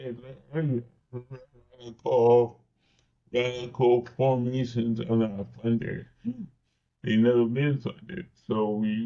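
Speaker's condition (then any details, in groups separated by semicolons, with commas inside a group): Cerebral palsy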